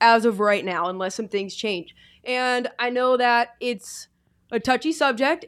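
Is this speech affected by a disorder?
No.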